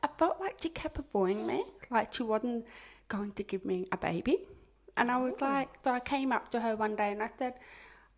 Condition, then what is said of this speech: Deafness. All my life, I think a lot of people mentioned or labelled me as hearing impaired because I could talk.